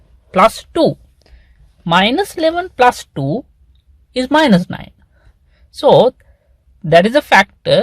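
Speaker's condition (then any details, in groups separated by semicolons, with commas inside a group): No condition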